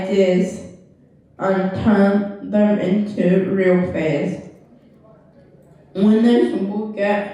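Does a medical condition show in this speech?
Yes: cerebral palsy; left side weaker.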